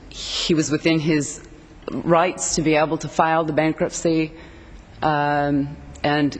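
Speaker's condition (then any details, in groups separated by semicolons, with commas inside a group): No condition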